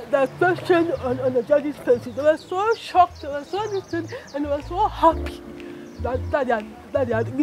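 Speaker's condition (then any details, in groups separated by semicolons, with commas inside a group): Cerebral palsy; affects motor development, handwriting, from early age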